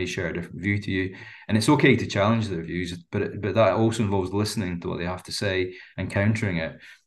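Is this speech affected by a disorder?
No.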